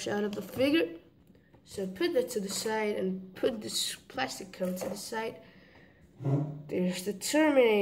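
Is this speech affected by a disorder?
No.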